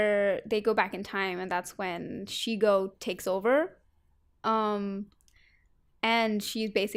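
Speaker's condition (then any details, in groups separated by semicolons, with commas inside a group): No condition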